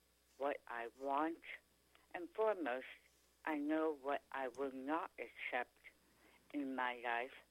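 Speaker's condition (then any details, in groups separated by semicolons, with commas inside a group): Tongue cancer; feeding tube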